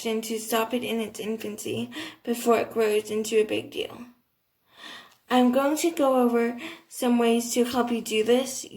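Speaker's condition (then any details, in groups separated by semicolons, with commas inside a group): Cerebral palsy, athetoid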